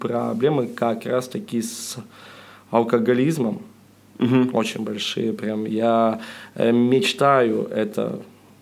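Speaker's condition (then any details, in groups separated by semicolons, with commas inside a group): Stuttering, mild; persistent stutter, unable to get rid of it; stand-up comic, opens sets with jokes warning about stutter; slight stutter, sound and part-word repetitions, blocks, fillers, self-interruptions; prolonged sounds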